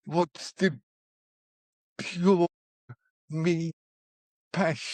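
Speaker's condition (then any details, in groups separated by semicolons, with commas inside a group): Cerebral palsy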